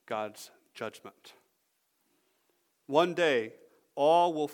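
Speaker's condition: No condition

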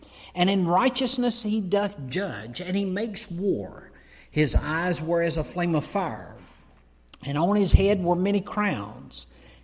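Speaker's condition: No condition

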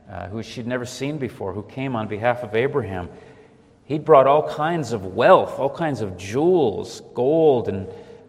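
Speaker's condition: No condition

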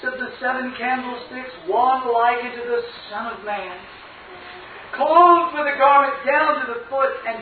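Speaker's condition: No condition

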